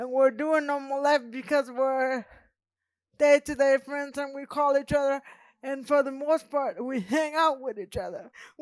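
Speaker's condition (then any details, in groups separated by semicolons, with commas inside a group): Cerebral palsy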